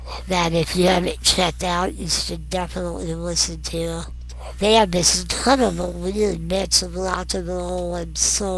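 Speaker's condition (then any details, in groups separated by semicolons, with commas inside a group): Non-progressive muscular dystrophy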